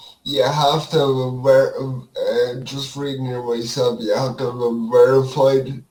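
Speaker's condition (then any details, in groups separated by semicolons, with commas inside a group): Cerebral palsy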